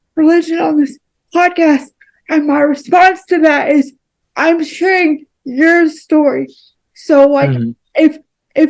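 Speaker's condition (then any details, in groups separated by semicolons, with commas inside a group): Cerebral palsy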